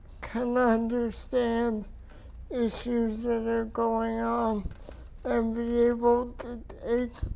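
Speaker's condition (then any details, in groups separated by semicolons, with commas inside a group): Cerebral palsy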